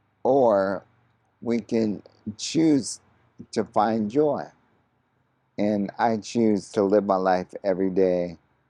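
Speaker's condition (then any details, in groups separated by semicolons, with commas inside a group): ALS; progressing; very hard to talk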